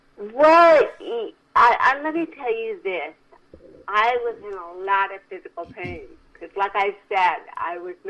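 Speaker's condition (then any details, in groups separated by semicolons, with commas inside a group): Cerebral palsy; from birth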